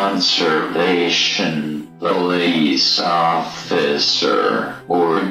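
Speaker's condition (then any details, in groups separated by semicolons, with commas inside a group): ALS; needs help getting out of bed and moving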